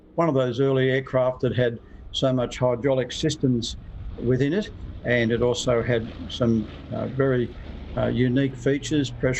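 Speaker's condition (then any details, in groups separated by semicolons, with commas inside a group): No condition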